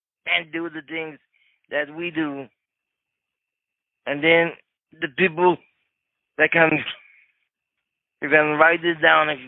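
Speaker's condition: Cerebral palsy; affects legs only, rest of body unaffected by own account, wheelchair user

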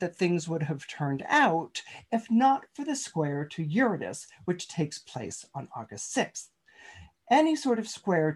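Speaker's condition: No condition

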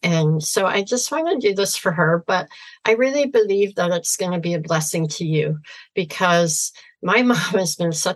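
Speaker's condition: Severe cleft palate, cleft lip and palate

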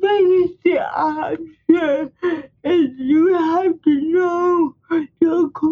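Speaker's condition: Speech impairment; uses wheelchair

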